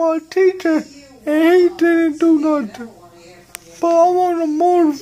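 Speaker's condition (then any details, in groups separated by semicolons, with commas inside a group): Cerebral palsy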